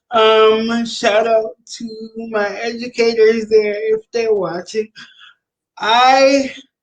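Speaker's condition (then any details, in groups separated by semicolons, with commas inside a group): Cerebral palsy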